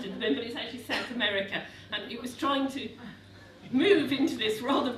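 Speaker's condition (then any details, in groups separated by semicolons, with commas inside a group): No condition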